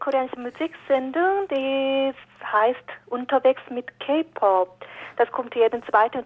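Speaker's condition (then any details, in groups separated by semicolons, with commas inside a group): No condition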